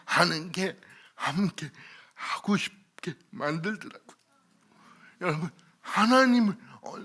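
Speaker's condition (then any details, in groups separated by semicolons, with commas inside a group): Cerebral palsy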